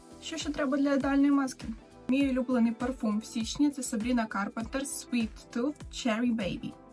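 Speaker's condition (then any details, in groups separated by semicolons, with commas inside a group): No condition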